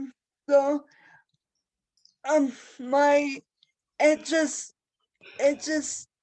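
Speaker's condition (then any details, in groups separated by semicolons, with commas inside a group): Cerebral palsy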